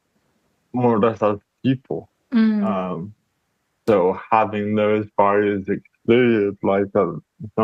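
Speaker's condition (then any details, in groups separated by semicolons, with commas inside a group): Cerebral palsy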